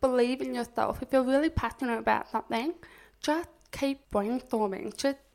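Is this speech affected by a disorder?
Yes: profound deafness; profound deafness diagnosed at 18 months, cause unexplained, cochlear implant, saw surgeon 10 years ago, basic sign language; speech therapy in childhood, able to talk, oral communicator.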